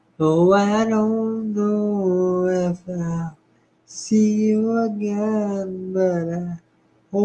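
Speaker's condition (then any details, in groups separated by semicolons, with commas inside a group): Spastic cerebral palsy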